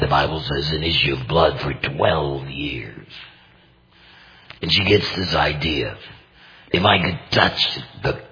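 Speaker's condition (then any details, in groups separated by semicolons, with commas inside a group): Total laryngectomy; may cough while speaking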